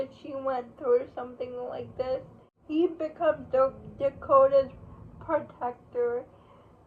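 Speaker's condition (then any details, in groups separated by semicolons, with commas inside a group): Cerebral palsy; uses wheelchair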